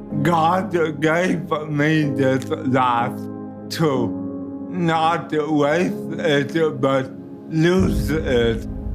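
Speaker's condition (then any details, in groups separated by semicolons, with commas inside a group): Cerebral palsy; present from birth, brain damage affecting movement and posture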